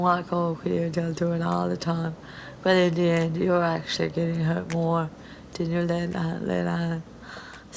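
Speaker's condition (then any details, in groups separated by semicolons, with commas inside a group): Cerebral palsy; mild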